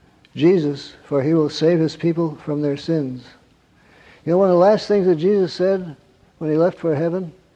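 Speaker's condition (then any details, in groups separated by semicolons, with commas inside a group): Parkinson's; wakes at night, gets up around 3 am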